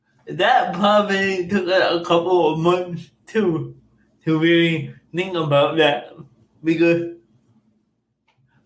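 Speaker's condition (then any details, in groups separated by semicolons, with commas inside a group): Cerebral palsy; speech impairments, speech therapy from age seven with jeff in orlando, school speaking device declined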